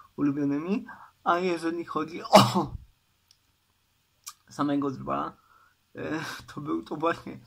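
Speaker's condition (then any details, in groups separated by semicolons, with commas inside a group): Cerebral palsy; uses wheelchair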